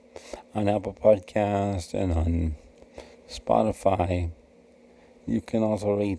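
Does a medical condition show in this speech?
Yes: cerebral palsy; released from pediatric care, past therapy including occupational therapy; never needed speech therapy.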